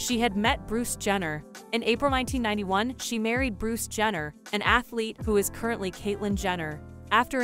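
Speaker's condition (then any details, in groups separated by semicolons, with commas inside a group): No condition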